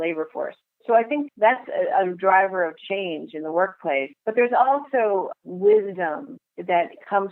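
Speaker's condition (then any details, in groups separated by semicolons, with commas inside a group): No condition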